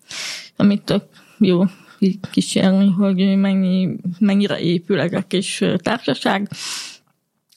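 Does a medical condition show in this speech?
Yes: hearing impairment; used speech-to-text interpreter in university lectures, colleague helps when not understanding in groups.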